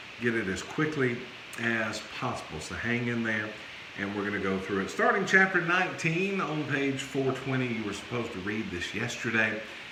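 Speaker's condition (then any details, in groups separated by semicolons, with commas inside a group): No condition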